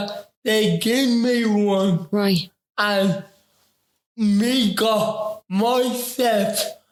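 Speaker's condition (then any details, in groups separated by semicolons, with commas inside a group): Ataxic cerebral palsy; affects talking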